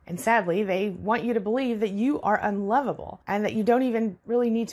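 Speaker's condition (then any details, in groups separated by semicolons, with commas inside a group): No condition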